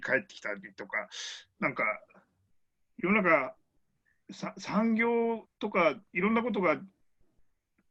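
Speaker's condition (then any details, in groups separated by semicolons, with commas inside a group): No condition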